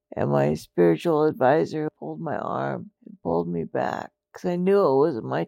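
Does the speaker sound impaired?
Yes: multiple system atrophy; brain does not signal breathing, must consciously blink, still talking, expects to lose voice.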